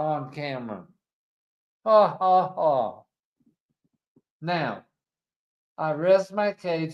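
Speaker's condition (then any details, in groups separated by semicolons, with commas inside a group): ALS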